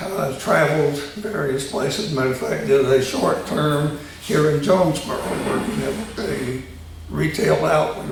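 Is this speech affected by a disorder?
Yes: tongue cancer surgery; three malignant tongue tumors removed.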